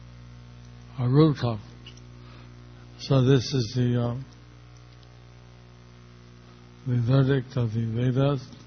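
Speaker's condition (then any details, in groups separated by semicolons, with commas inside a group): Stroke; understood only a little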